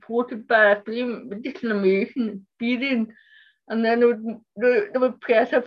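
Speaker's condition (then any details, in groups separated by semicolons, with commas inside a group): Cerebral palsy; left side affected, walking and dexterity difficulties, profoundly deaf, tightens easily, riding for disabled 15 years; speech impairment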